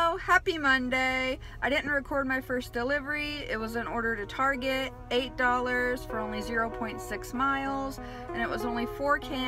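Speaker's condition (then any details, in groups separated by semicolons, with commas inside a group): No condition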